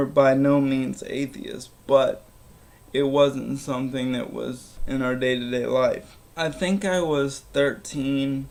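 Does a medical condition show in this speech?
Yes: cerebral palsy.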